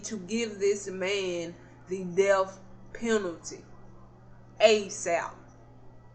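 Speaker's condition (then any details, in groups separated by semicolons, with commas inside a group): Cerebral palsy; not paralyzed, can stand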